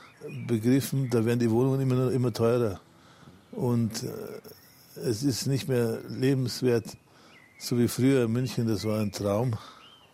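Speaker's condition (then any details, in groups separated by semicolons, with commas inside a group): Parkinson's disease; public for about 11 years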